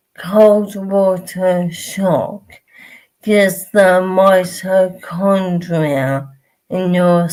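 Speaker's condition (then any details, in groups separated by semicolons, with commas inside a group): Motor neurone disease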